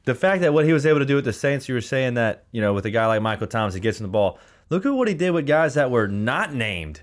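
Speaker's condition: No condition

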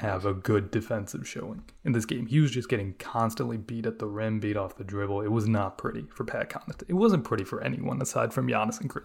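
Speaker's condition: No condition

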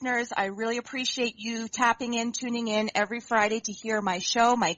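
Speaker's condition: No condition

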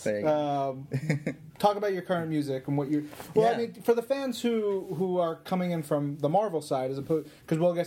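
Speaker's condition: No condition

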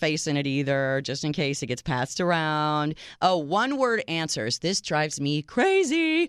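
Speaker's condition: No condition

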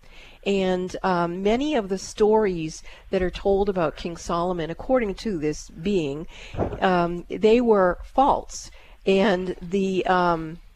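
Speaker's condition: No condition

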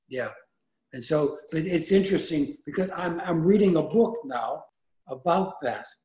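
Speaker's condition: Aphasia after stroke; aphasia caused by stroke

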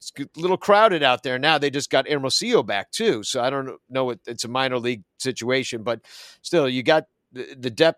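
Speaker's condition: No condition

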